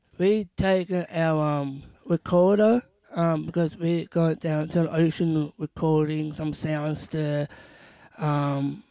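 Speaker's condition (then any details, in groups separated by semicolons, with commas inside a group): Down syndrome; pub workers don't understand speech properly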